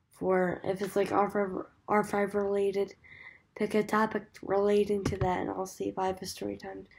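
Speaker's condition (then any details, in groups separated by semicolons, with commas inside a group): Cerebral palsy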